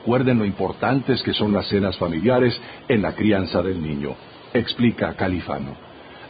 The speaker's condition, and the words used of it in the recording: No condition.